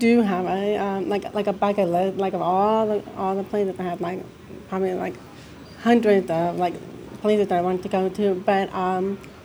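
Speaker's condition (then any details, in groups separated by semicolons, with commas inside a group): Deafness; signs with family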